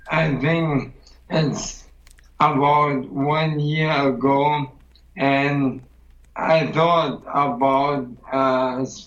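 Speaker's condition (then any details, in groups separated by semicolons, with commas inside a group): ALS; progressive muscle weakness first noticed doing push-ups, initially blamed on accident; weight loss, falls, trouble using hands and arms, can no longer write; sounds drunk to strangers, voice weakened and more bubbling since Camino, wife Steffi helps explain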